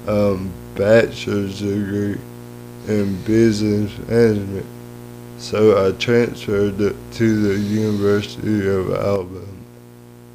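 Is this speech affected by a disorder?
Yes: cerebral palsy; lifelong.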